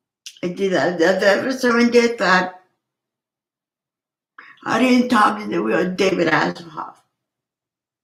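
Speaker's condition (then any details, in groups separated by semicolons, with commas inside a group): Cerebral palsy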